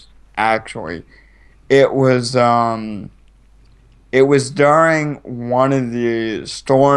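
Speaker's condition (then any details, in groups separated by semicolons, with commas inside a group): Cerebral palsy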